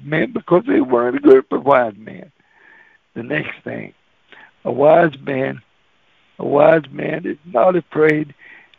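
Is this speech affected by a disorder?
Yes: cerebral palsy; can't talk plain when nervous.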